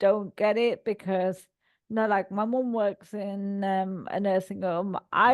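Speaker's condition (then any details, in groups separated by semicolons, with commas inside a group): Cerebral palsy; all four limbs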